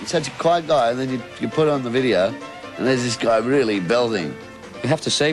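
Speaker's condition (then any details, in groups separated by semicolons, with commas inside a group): No condition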